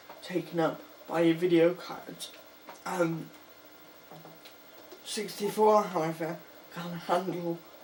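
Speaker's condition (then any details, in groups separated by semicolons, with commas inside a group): Cerebral palsy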